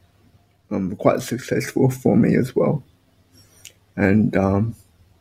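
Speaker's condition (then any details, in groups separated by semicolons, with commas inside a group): Spastic quadriplegic cerebral palsy; all four limbs affected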